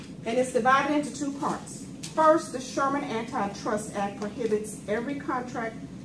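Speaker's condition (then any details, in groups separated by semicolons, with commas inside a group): No condition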